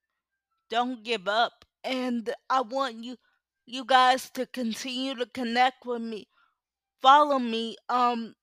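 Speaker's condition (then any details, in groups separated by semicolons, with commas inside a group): Cerebral palsy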